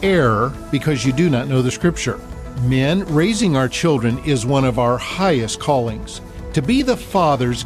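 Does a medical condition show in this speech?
No.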